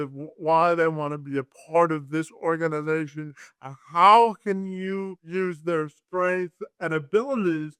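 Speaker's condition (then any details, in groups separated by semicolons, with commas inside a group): Cerebral palsy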